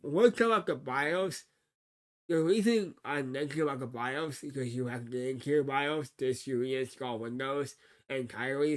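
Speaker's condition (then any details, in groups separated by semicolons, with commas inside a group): Cerebral palsy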